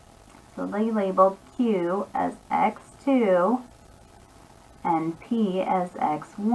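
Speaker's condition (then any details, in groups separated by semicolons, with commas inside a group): No condition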